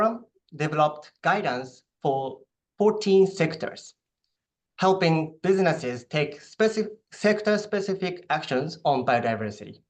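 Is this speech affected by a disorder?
No.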